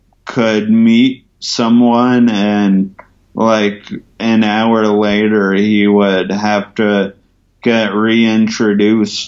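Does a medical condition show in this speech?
Yes: ataxia from traumatic brain injury; emergency brain surgery, coma, breathing tube two weeks, tracheotomy avoided, memory spared.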